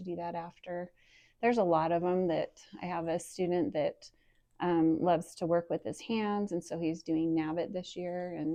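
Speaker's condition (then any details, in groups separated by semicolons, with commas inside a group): No condition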